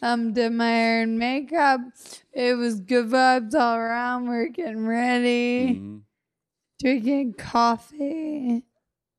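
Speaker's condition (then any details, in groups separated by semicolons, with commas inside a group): Friedreich's ataxia; wheelchair user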